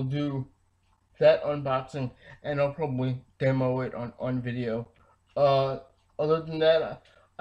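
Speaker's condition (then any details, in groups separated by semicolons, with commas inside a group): Cerebral palsy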